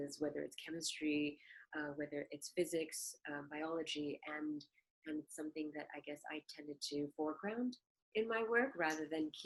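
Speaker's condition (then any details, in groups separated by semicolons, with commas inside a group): No condition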